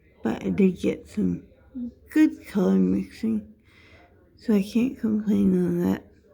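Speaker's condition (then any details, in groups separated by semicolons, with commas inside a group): Dystonia; affects how speech sounds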